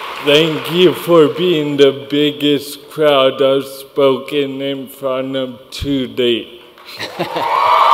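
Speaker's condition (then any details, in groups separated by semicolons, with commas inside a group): Cerebral palsy; high functioning, walks and talks; speech impediment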